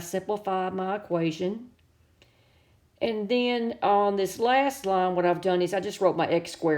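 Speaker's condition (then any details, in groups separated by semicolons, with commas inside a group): No condition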